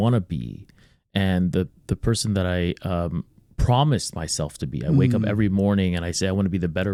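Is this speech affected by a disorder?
No.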